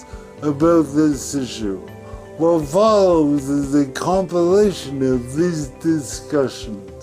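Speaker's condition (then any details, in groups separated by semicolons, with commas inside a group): Cerebral palsy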